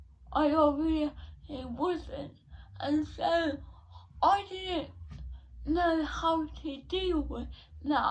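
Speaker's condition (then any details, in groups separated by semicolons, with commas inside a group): Cerebral palsy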